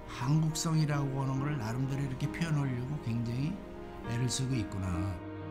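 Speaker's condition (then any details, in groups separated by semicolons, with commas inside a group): No condition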